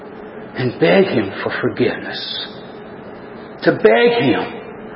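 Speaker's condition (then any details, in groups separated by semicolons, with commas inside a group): No condition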